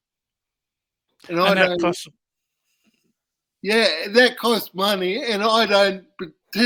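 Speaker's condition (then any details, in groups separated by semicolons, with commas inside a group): Cerebral palsy; uses wheelchair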